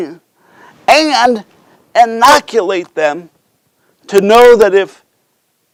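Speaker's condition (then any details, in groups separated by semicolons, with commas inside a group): Cerebral palsy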